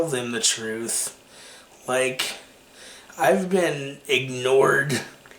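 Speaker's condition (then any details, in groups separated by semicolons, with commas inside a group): Cerebral palsy; takes medication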